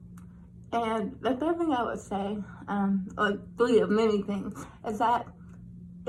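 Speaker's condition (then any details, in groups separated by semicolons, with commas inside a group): Cerebral palsy; since birth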